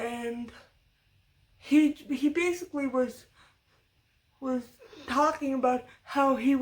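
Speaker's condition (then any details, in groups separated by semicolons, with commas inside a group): Cerebral palsy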